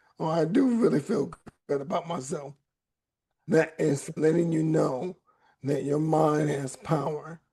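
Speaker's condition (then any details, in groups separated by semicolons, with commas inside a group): ALS; voice raspy at times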